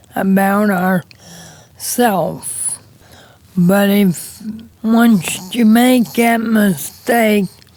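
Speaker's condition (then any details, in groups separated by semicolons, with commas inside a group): Cerebral palsy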